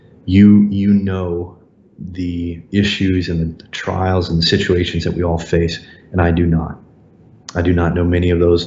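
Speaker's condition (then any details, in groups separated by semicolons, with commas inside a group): No condition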